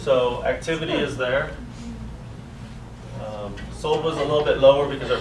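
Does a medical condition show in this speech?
No.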